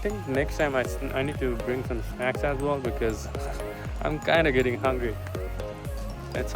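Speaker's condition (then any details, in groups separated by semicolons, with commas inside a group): No condition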